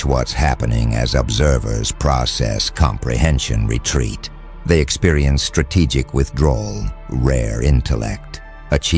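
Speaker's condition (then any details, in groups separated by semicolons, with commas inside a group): No condition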